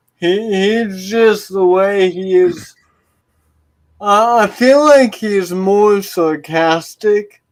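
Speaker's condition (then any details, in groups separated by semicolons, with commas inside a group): Cerebral palsy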